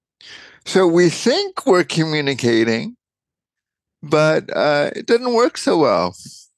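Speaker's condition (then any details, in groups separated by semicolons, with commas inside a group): Cerebral palsy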